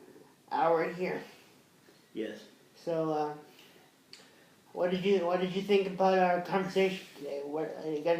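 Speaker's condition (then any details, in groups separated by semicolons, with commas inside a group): Cerebral palsy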